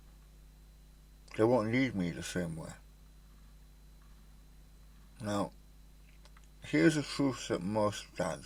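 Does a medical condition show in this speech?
Yes: stage 4 tongue cancer, hemiglossectomy.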